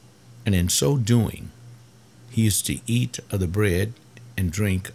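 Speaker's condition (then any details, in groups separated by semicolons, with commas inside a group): No condition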